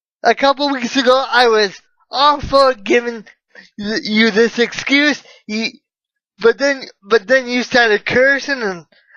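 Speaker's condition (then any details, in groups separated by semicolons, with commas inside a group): Cerebral palsy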